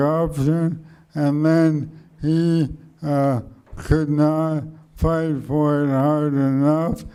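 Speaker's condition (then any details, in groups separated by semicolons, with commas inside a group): ALS; speech slowed and softened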